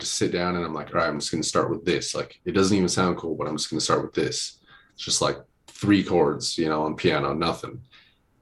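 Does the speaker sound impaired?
No.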